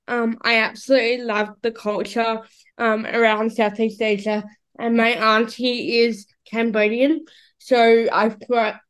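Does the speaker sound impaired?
Yes: cerebral palsy; bilateral cochlear implants for hearing loss.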